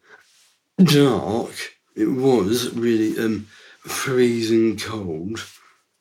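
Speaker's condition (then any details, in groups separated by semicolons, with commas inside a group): Down syndrome; from birth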